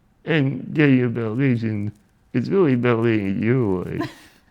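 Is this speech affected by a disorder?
Yes: spinal muscular atrophy.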